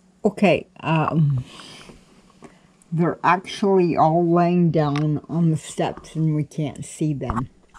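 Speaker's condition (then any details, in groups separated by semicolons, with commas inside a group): Cerebral palsy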